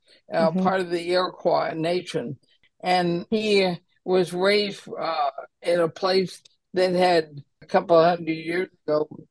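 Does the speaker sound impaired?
Yes: ALS; still understood by listeners.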